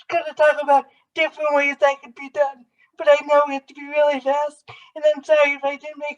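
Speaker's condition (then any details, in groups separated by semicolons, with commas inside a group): Cerebral palsy; able to speak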